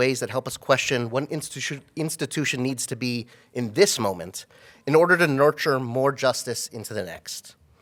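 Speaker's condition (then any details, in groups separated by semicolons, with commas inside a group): No condition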